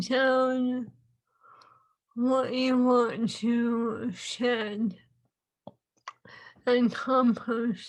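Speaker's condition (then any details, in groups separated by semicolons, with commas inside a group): ALS; swallowing lost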